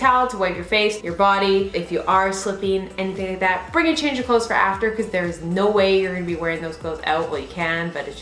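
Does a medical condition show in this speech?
No.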